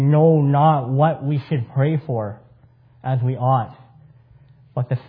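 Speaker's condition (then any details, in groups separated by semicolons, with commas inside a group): Cleft palate; congenital cleft palate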